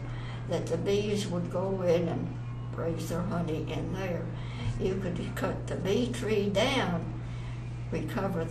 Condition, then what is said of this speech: Parkinson's disease. And getting the volume out instead of mumbling and groaning in here.